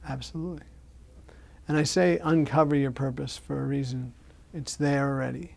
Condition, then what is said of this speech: Parkinson's disease. I went to speech therapy and they said I didn't need it.